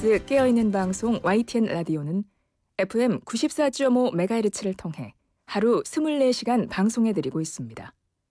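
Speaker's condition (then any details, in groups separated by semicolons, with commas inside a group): No condition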